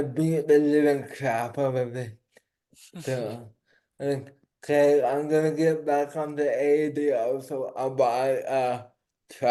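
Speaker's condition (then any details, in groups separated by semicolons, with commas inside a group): Cerebral palsy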